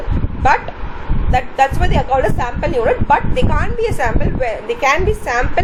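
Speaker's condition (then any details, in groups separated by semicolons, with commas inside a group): No condition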